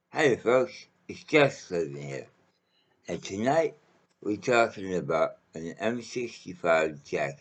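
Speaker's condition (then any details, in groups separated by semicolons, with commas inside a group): Mouth cancer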